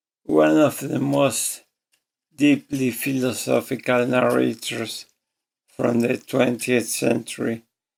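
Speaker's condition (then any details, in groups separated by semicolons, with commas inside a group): ALS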